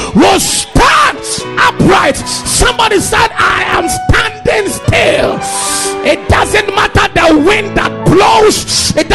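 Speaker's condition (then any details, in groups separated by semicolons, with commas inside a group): No condition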